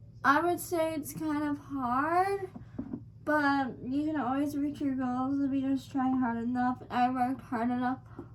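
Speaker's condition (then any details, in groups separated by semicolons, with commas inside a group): Cerebral palsy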